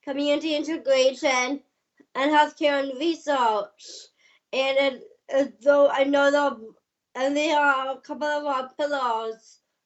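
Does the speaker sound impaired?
Yes: Down syndrome.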